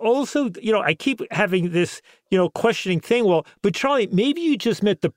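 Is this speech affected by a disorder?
No.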